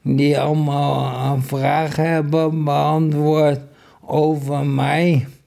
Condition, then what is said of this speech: ALS (motor neuron disease). Want ja, ik kan nu beter praten dan anderhalf jaar geleden.